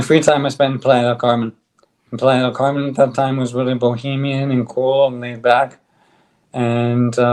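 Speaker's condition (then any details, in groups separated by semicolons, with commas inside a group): ALS; on drug, stronger bite, speaks better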